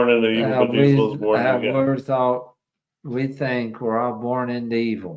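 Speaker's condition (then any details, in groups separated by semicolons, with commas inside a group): ALS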